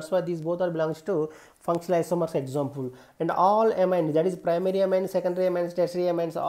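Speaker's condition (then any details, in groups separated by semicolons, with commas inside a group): No condition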